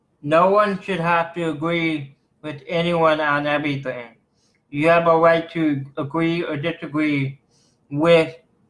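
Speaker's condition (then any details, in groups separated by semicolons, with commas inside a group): Cerebral palsy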